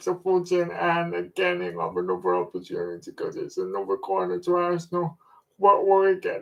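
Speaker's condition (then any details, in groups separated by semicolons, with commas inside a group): Cerebral palsy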